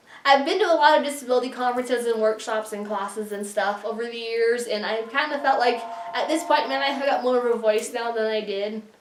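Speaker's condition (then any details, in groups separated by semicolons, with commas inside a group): No condition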